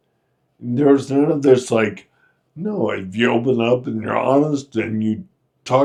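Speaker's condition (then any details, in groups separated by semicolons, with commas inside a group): Friedreich's ataxia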